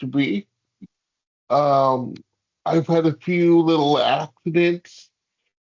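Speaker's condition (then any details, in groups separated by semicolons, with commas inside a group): Cerebral palsy; hamstring releases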